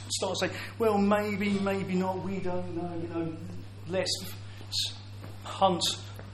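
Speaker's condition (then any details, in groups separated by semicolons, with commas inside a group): Stammer; repeated sounds, blocks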